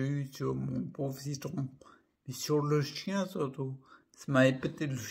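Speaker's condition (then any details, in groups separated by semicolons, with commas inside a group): Primary progressive multiple sclerosis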